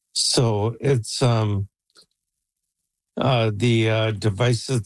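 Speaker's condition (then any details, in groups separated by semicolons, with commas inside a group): ALS; onset left leg freezing, Neuralink N1 brain implant about 3 months, Toronto Western Hospital trial; progressing, age 48, voice declining but still speaking, controls computer by thought; voice audibly deteriorating, expects losing speech soon, voice banked with 11 labs for Neuralink-driven AI speech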